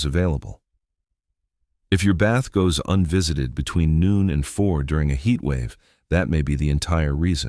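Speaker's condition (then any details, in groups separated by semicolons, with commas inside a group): No condition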